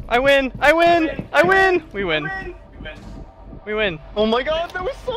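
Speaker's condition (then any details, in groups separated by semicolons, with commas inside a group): No condition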